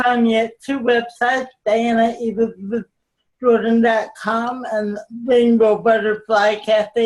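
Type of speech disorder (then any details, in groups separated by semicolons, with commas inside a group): Cerebral palsy, mild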